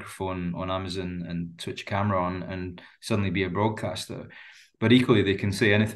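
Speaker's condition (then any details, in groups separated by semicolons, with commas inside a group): No condition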